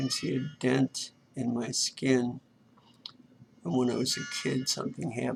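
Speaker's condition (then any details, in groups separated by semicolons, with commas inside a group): Cerebral palsy; from birth, umbilical cord around neck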